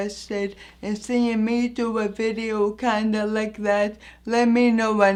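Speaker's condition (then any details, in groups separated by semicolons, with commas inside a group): Anoxic brain injury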